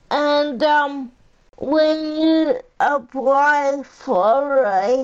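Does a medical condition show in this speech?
Yes: cerebral palsy; uses a power chair.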